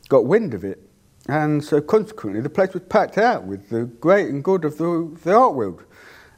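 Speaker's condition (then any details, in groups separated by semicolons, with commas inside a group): Deafness; cannot hear own voice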